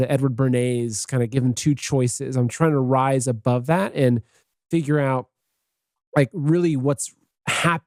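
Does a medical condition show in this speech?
No.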